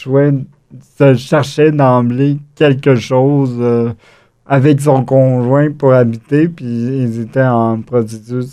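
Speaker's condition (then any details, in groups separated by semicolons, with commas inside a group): Cerebral palsy; acquired, chickenpox at three weeks, fever, epileptic seizure, convulsions, brain bleeding, premature infant, wheelchair user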